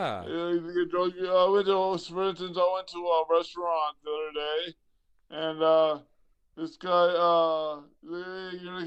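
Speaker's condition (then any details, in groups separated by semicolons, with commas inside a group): Traumatic brain injury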